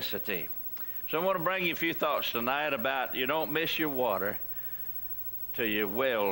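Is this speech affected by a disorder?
No.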